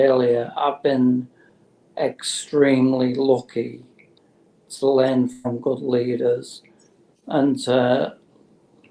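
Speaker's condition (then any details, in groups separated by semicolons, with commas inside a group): Motor neurone disease; terminal, no cure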